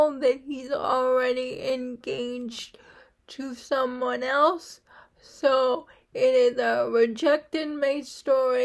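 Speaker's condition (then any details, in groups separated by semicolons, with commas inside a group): Cerebral palsy; uses wheelchair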